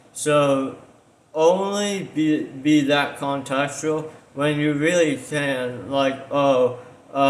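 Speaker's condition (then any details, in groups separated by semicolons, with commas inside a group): Tongue cancer surgery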